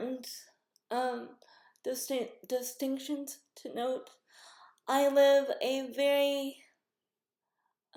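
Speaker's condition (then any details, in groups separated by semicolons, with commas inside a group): Cerebral palsy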